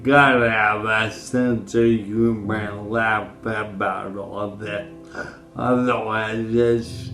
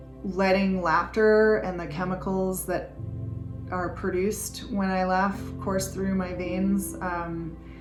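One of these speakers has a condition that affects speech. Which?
The first: traumatic brain injury (pontine cavernoma); two pontine bleeds from cavernous malformation, two surgeries.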